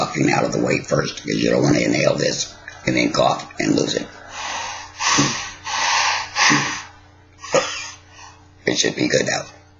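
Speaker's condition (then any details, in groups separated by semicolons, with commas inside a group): Laryngectomy; morning coughing, clears with deep breaths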